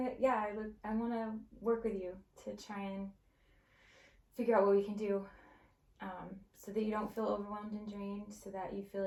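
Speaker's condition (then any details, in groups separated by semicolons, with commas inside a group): No condition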